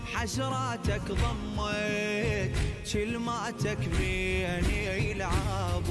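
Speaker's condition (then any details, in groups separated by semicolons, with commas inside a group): No condition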